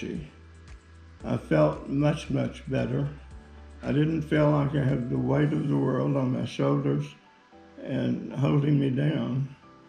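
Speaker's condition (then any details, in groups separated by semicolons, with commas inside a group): Parkinson's disease; tremor main symptom, balance problems, dyskinesia; 13 years since diagnosis, age 80, dyskinesia medication-managed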